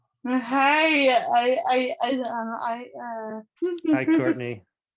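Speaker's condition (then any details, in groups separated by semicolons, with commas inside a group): Cerebral palsy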